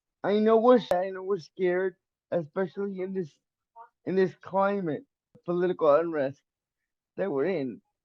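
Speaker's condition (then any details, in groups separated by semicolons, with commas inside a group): Cerebral palsy; neurological condition, cannot walk outside therapy; uses voice dictation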